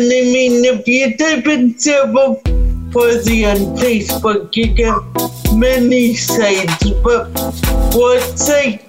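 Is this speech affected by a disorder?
Yes: cerebral palsy; spastic quadriplegia, mainly affects legs, spastic fibers in most muscles throughout body, not overpowering; 41 years old; neck muscles still coordinate for speech, can still speak.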